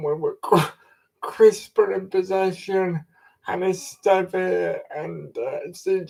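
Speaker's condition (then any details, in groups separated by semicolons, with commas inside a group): Cerebral palsy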